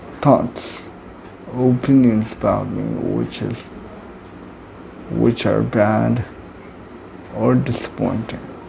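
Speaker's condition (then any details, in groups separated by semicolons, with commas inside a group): Cerebral palsy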